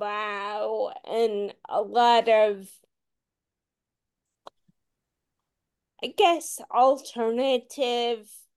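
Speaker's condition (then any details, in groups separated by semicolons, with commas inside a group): Friedreich's ataxia; diagnosed at 17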